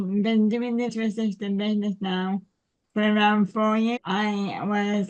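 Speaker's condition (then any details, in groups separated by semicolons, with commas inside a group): Cerebral palsy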